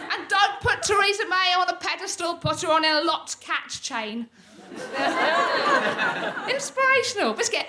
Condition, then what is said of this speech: Tourette syndrome. That means I make movements and noises I can't